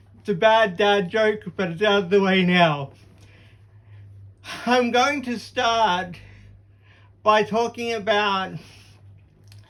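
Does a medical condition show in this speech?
Yes: cerebral palsy; cerebral palsy, physical disability.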